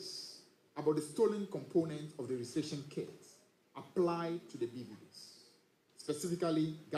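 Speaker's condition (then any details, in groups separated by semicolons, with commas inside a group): No condition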